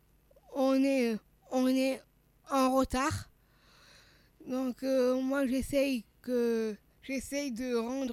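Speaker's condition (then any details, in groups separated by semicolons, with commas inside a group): Down syndrome (trisomy 21); age 39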